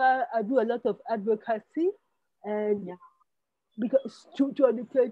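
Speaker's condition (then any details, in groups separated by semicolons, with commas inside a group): Spastic cerebral palsy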